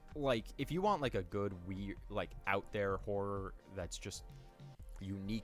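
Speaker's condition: No condition

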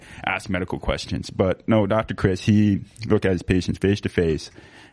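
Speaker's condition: Severe to profound hearing loss; congenital sensorineural, severe to profound right, moderate to severe left, diagnosed at 2.5 years; cochlear implant right ear, implant plus hearing aid left, hearing aids from 2.5 for ten years; lost many language skills from late diagnosis

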